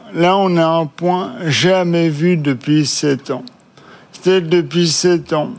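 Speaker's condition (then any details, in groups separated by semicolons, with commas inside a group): ALS (Charcot's disease); difficult voice, hard to hear, viewers may need to raise TV volume or switch channel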